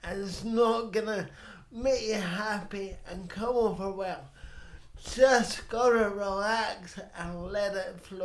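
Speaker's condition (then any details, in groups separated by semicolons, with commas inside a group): Cerebral palsy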